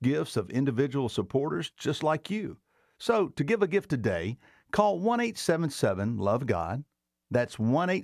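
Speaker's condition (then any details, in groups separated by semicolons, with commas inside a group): No condition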